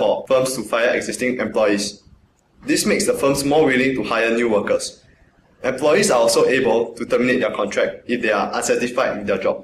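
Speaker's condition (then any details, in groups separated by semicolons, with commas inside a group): No condition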